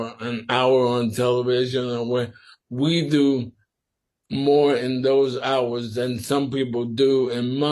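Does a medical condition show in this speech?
Yes: sporadic ALS.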